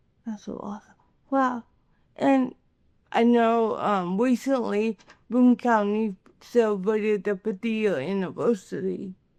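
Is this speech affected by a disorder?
Yes: cerebral palsy.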